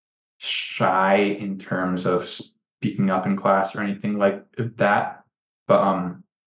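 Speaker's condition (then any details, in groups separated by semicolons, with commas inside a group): Stutter; mostly blocks, more severe than brother's, no stuttering when talking only to himself or reflexively; prolonged sounds, blocks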